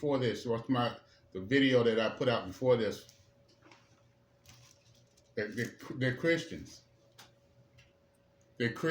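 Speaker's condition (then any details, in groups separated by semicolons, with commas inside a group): No condition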